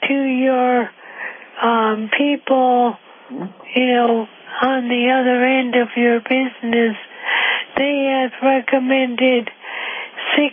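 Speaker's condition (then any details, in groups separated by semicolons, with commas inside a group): ALS; age 63, diagnosed recently, symptoms began about 18 months before diagnosis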